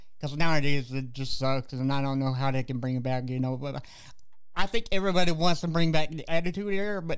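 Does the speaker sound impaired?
Yes: cerebral palsy; walks with walker.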